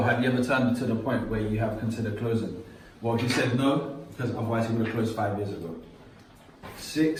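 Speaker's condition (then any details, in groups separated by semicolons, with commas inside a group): No condition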